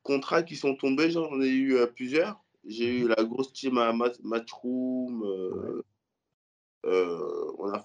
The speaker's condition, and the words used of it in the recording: Stuttering. Parfois, tu as un peu de bégaiement.